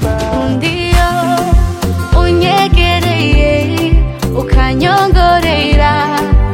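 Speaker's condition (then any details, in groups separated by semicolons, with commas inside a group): No condition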